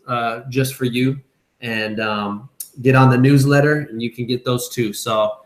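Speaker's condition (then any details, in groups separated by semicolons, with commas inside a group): No condition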